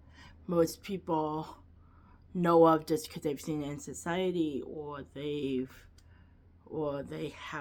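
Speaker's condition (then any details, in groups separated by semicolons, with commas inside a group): Cerebral palsy, quadriplegic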